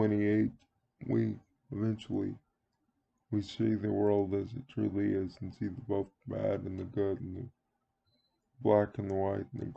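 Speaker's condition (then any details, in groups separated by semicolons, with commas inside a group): Cerebral palsy; speaks relatively well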